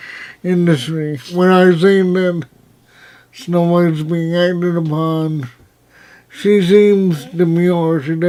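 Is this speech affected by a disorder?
Yes: cerebral palsy, severe; spastic type.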